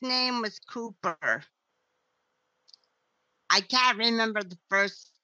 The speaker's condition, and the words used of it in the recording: Cerebral palsy. But what ruined my voice was when they incubated me, they destroyed my vocal cords.